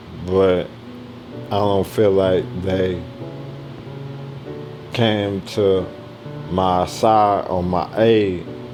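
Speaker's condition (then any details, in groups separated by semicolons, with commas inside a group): ALS; speech progressively lost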